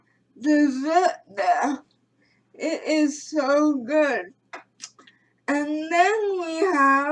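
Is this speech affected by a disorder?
Yes: cerebral palsy; spastic quadriplegic, underdeveloped central nervous system, born 3 months premature.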